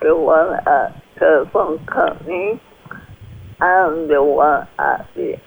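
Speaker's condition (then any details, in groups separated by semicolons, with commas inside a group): Cerebral palsy; speech impaired since childhood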